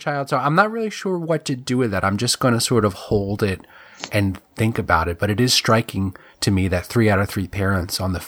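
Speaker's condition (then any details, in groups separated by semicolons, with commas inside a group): No condition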